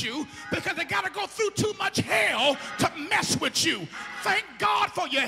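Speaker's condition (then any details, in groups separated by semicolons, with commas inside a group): No condition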